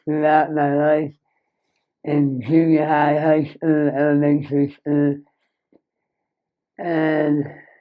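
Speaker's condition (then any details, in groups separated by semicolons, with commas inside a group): Moebius syndrome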